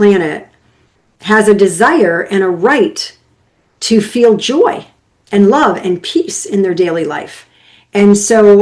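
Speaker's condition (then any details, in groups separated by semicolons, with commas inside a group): No condition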